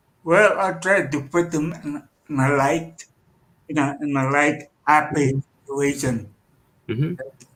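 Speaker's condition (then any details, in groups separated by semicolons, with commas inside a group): Cerebral palsy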